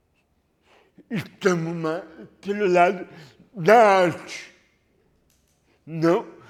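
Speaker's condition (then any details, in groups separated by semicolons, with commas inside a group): Cerebral palsy; lack of oxygen at birth, premature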